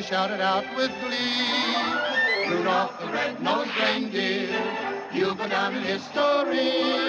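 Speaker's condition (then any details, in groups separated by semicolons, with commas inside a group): No condition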